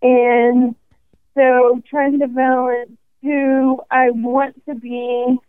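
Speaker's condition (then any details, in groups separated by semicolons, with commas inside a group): ALS; 5.5 years since diagnosis, considering walking device, sees speech and respiratory therapists, must catch breath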